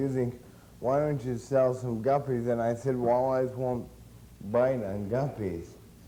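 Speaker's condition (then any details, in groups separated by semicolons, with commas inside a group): Cerebral palsy; since birth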